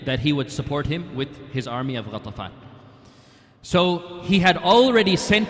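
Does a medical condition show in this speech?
No.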